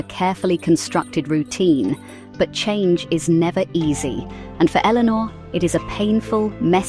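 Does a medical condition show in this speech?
No.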